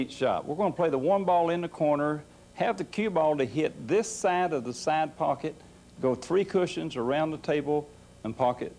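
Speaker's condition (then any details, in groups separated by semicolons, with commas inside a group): No condition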